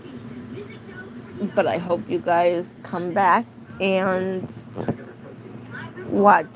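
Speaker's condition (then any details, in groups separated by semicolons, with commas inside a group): Cerebral palsy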